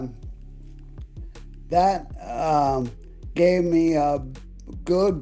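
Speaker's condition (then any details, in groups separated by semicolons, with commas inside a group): ALS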